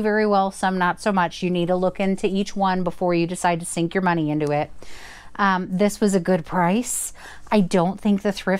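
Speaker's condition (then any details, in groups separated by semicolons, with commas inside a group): No condition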